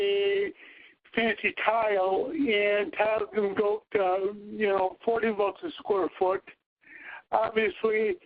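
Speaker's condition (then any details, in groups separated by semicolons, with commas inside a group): Cerebral palsy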